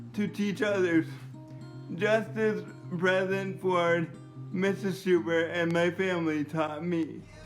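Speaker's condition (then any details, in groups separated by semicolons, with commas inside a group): Cerebral palsy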